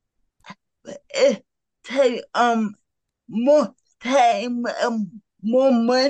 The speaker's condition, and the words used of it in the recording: Cerebral palsy. And it affects my speech. In case you didn't notice.